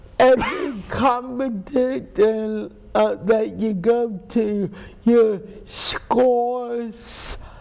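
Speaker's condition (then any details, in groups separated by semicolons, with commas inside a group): Cerebral palsy; speech impairment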